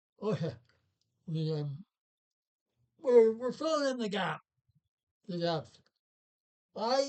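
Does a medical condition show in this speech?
Yes: Parkinson's.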